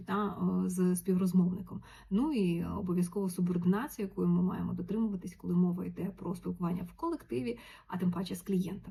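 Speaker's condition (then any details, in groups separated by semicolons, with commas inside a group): No condition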